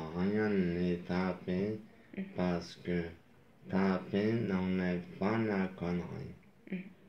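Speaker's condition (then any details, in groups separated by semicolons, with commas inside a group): Traumatic brain injury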